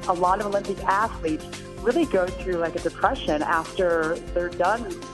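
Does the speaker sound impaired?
No.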